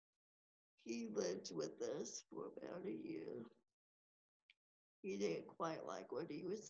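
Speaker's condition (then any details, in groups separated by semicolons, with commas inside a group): Cerebral palsy; age 32, wheelchair user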